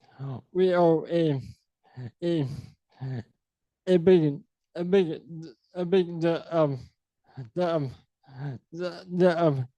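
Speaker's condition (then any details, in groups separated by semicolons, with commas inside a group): ALS; sporadic form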